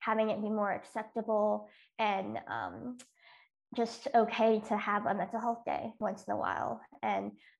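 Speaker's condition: Cleft lip and palate

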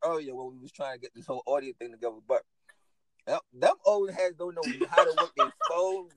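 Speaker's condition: No condition

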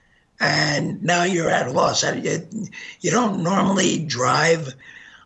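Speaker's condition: Gunshot injury to voice box; shot 15 times

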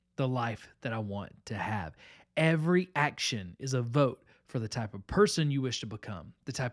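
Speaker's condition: No condition

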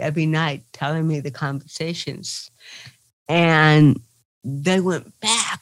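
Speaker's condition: Cerebral palsy; past painkiller addiction

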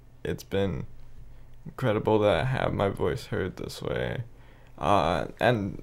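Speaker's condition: Cerebral palsy, spastic quadriplegia

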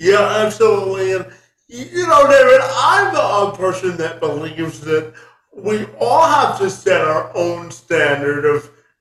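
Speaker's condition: Spastic quadriplegia cerebral palsy; walks with assistance of a walker

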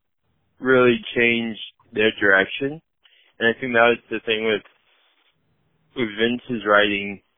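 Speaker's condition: Cerebral palsy, mild; had speech therapy

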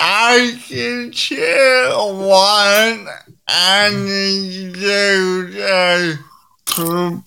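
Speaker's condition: Cerebral palsy; linked to preeclampsia at birth

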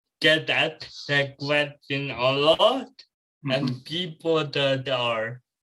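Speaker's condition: Cerebral palsy

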